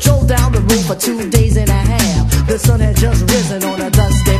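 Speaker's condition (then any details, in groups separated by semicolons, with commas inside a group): No condition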